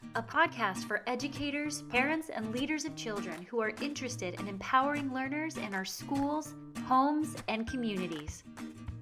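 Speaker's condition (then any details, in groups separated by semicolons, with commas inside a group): No condition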